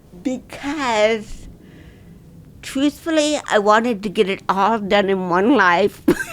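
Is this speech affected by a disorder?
Yes: cerebral palsy.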